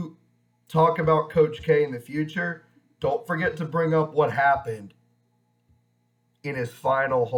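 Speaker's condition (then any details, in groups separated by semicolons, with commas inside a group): No condition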